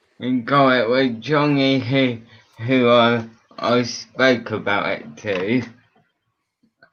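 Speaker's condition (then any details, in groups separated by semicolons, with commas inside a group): Cerebral palsy; affects muscle movements; diagnosed young, tires extremely quickly; speech affected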